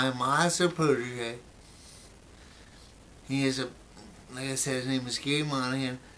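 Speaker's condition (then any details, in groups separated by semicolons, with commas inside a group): Brain injury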